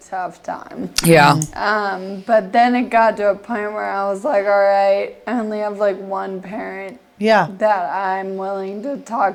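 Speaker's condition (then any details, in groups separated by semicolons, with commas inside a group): Friedreich's ataxia; progressive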